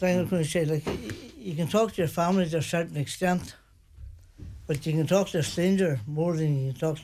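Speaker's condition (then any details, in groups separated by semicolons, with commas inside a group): Parkinson's; Parkinson's diagnosed about 14 years ago, hand tremor and shake led to diagnosis; uses watch-like device called Beach Band, medication mentioned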